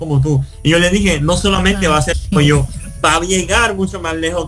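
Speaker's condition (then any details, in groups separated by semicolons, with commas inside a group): Cleft lip and palate; congenital cleft lip and complete cleft palate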